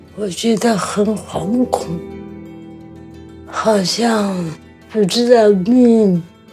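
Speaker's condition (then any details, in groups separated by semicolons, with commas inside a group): Cerebral palsy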